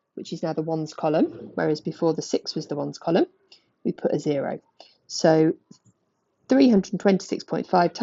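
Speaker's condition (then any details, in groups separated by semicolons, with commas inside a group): No condition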